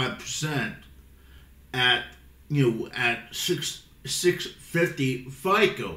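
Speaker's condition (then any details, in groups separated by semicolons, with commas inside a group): Cerebral palsy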